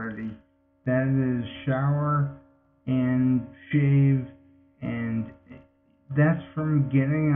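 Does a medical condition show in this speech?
Yes: multiple sclerosis.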